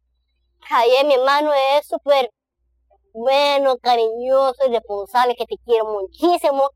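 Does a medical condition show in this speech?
Yes: Down syndrome; present from birth.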